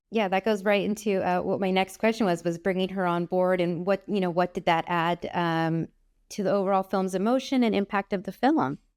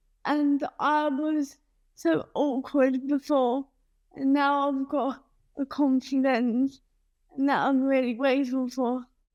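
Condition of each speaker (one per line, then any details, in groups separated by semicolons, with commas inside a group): No condition
Cerebral palsy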